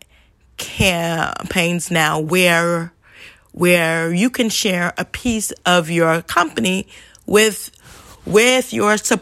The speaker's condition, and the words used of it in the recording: Stuttering. Next, I suffer from a traumatic brain injury, which makes me forget words sometimes